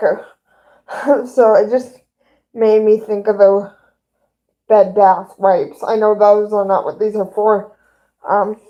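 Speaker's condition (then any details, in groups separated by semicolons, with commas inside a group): Cerebral palsy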